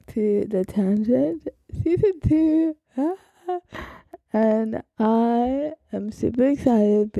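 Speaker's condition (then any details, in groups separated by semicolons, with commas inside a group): Cerebral palsy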